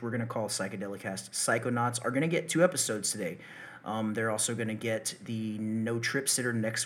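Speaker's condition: No condition

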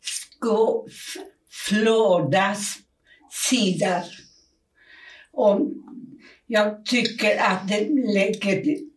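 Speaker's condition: Aphasia; aphasia from brain damage, at onset could not speak at all, partly recovered after time in Spain; member of aphasia association; knows words but cannot get them out, word-finding errors, garbled non-words, restarts, repetitions

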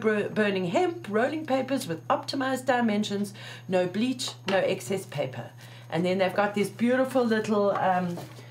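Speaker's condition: No condition

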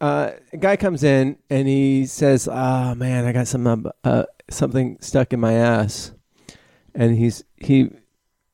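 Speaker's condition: No condition

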